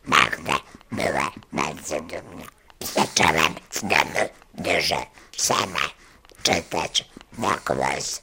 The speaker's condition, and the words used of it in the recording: Laryngectomy. Jest też właśnie po laryngektomii i nauczyła się pięknie mówić.